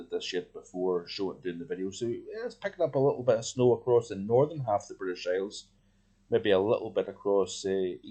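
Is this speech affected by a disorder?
No.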